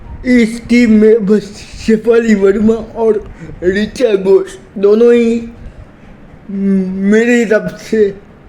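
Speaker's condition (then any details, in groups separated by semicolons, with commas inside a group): Cerebral palsy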